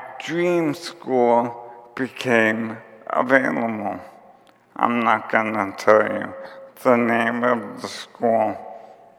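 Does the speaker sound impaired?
Yes: ALS; onset with tiredness and clumsiness.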